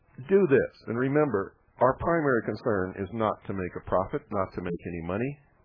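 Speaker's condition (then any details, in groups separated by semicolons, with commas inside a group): No condition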